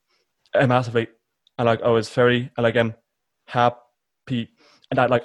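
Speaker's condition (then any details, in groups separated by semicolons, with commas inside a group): Stutter; childhood speech therapy; less than half as severe around people who stutter, much worse with fluent speakers; blocks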